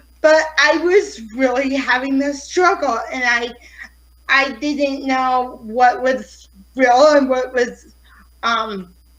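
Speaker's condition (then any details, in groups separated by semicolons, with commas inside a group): Cerebral palsy; affects fine motor skills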